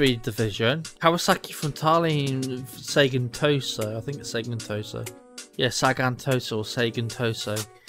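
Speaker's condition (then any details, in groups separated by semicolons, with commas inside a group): No condition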